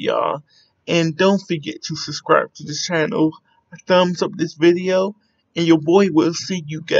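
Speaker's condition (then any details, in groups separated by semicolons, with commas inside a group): Cerebral palsy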